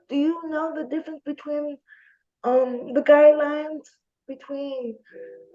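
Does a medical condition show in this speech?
Yes: spastic diplegia cerebral palsy.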